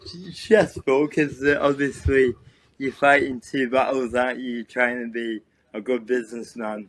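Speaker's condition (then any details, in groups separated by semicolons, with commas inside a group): Cerebral palsy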